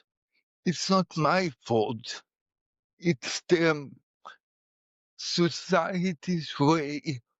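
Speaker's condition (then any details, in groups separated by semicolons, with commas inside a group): Cerebral palsy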